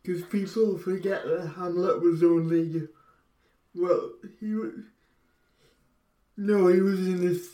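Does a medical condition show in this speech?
Yes: cerebral palsy.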